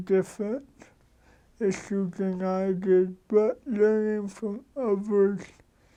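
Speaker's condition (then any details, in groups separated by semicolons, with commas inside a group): Cerebral palsy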